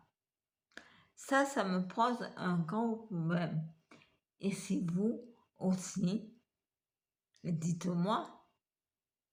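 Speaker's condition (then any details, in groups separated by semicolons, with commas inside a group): Multiple sclerosis; trialling electric wheelchair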